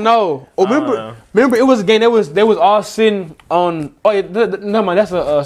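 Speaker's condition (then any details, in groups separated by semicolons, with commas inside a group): Stuttering; long-standing; stutter could get in the way of stand-up, stutters at loud parties, listeners ask to repeat; repeated words, prolonged sounds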